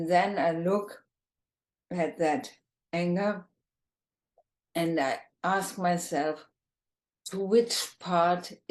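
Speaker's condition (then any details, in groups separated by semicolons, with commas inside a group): ALS, bulbar form, bulbar onset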